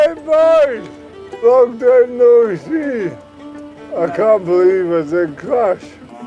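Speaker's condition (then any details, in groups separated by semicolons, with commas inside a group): MND; descending form; voice changed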